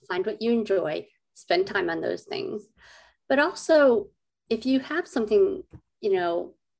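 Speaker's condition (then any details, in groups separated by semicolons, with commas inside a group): Cleft lip and palate; adult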